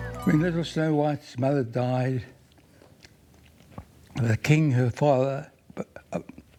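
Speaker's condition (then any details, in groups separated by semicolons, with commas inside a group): Parkinson's disease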